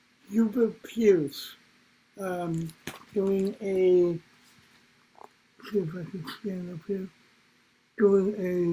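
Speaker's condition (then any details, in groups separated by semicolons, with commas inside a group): Cerebral palsy; from birth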